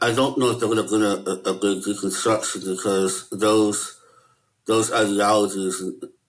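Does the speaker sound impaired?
Yes: Möbius syndrome; incomplete lip closure, certain letters hard to pronounce, not understood by everybody.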